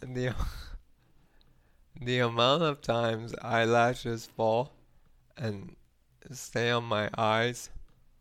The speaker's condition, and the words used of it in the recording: ALS (motor neuron disease). I went through this when my voice got weaker.